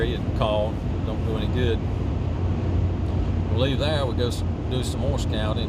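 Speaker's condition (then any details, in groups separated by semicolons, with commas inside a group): No condition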